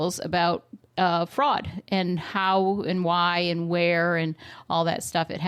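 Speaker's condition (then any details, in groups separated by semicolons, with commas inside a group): No condition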